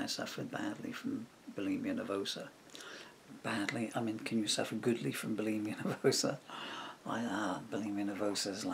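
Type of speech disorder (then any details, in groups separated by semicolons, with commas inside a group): Bulbar dysarthria; progressive bulbar palsy (MND)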